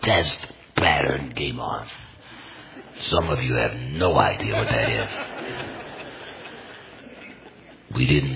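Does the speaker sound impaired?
Yes: total laryngectomy; complete laryngectomy for larynx cancer, voice prosthesis.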